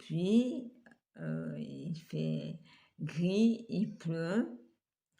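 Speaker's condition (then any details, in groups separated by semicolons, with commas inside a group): Multiple sclerosis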